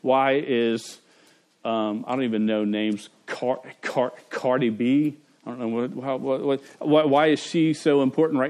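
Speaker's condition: Stutter; stutter since age five, persisting through adulthood; stutters while giving a talk to parents; at times blocks and cannot say own name; repeated sounds, repeated words

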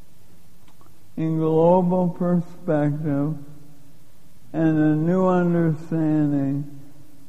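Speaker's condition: Lou Gehrig's disease; given 3 to 5 years to live

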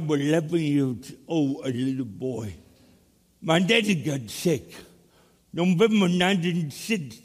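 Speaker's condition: Cerebral palsy; speech impediment

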